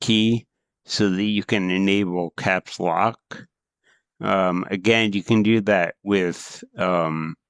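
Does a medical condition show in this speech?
Yes: cerebral palsy.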